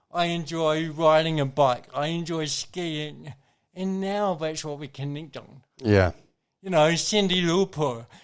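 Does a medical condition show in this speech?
Yes: cerebral palsy.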